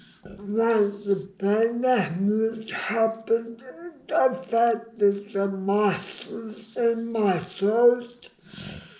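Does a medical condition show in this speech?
Yes: brain injury.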